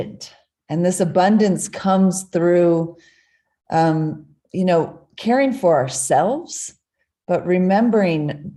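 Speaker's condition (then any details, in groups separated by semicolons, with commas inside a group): No condition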